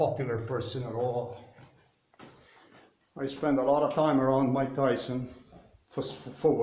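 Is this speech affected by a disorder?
No.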